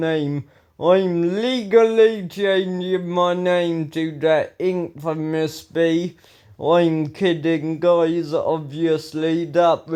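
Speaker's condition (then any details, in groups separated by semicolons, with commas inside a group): Ataxia; speech recently worse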